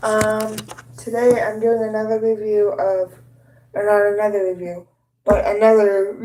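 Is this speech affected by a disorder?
Yes: cerebral palsy; both hands affected.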